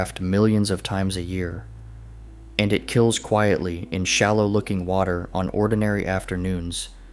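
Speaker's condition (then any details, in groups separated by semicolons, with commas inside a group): No condition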